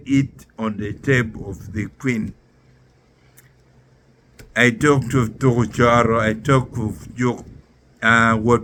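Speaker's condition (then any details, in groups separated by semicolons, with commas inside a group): Neurological disease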